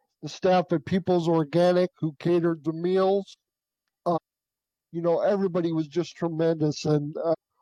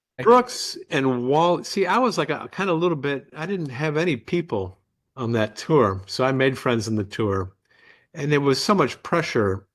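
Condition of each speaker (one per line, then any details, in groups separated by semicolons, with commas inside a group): Cerebral palsy; uses wheelchair
No condition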